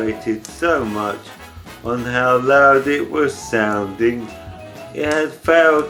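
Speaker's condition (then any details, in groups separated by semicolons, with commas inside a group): ALS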